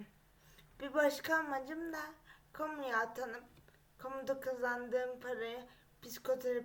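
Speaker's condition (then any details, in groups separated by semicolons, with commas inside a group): Cerebral palsy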